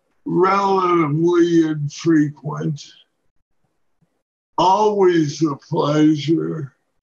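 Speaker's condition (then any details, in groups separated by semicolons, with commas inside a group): Parkinson's disease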